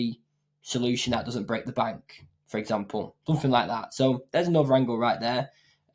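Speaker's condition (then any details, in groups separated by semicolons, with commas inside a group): No condition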